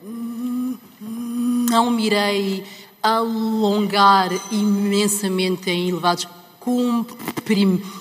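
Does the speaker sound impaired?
Yes: stuttering; pronounced, noticeable; here prolonged sounds.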